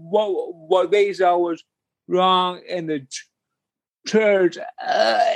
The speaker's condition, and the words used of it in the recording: Cerebral palsy. And I really did not feel much different than other people, except for I talk slower and I move around slower